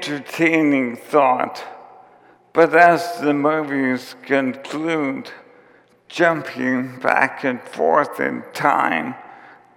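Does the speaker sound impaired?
Yes: ALS; onset with tiredness and clumsiness.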